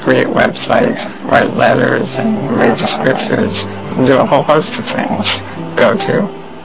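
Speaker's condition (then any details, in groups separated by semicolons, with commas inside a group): Spinal muscular atrophy; congenital, progressive muscle weakening, bedbound with no hand movement since early 20s, tracheostomy and stomach feeding tube about 10 years ago; depends on voice for everything, uses voice recognition computer system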